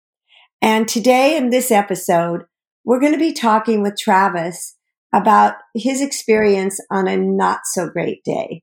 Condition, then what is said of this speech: No condition.